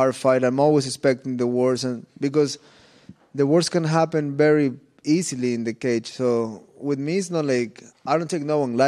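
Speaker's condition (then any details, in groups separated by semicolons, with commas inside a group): No condition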